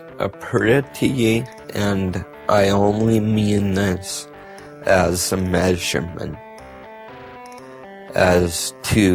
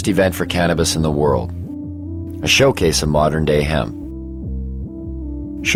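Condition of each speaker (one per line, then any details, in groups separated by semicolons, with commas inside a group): Multiple sclerosis; after smoking marijuana
No condition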